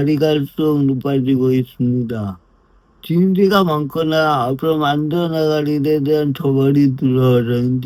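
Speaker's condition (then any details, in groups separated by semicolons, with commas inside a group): Brain lesion disability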